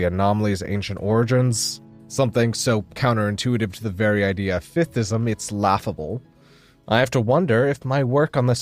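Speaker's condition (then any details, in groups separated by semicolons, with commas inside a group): No condition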